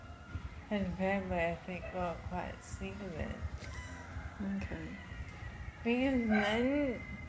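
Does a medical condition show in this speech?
Yes: Friedreich's ataxia; diagnosed in childhood.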